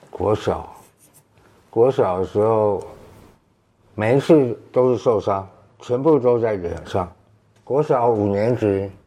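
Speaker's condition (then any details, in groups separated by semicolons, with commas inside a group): Tongue cancer, partial glossectomy; right tongue cancer, stage 2 resected, recurred about age 50, two-thirds right tongue removed, flap reconstruction; stage 3 recurrence, radiotherapy completed, now in follow-up, about two years since diagnosis; eating and speaking affected after resection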